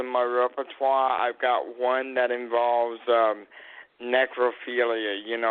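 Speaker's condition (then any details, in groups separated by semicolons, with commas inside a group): Cerebral palsy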